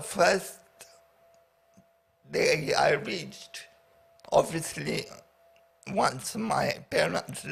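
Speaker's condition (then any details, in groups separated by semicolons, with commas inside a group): Paraplegia with essential tremor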